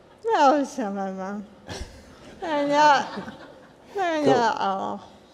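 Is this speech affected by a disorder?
Yes: hereditary spastic paraplegia.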